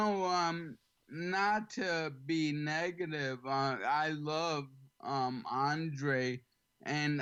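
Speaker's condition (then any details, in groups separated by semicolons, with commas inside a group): ALS; slightly slurred, has to slow down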